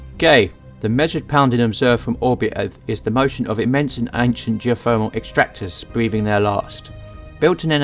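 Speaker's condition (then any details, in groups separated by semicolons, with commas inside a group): No condition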